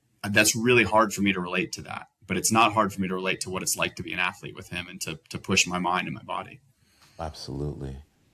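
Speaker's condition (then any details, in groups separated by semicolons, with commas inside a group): No condition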